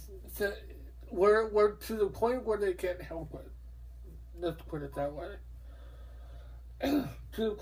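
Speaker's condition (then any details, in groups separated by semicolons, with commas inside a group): Mobius syndrome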